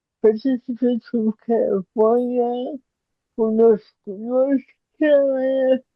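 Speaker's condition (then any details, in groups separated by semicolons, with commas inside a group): Cerebral palsy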